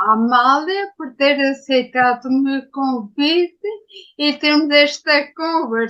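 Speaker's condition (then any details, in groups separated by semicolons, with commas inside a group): Ataxia after brain injury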